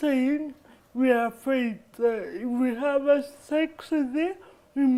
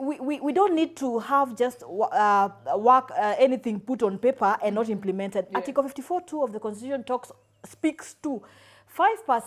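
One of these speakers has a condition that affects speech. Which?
The first: cerebral palsy.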